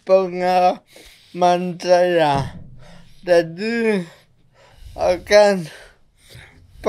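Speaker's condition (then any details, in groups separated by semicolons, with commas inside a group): Cerebral palsy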